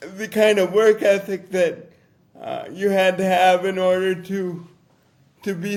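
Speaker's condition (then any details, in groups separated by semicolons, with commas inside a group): Cerebral palsy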